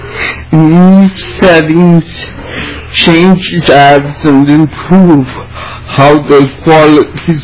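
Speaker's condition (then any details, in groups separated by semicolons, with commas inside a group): Cerebral palsy; visible physical disability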